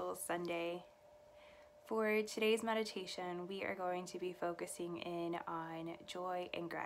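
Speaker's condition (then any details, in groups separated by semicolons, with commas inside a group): No condition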